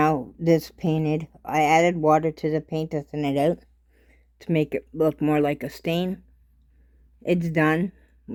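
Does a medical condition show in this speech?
Yes: cerebral palsy.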